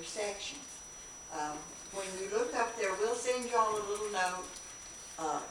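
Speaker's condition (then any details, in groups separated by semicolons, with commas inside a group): No condition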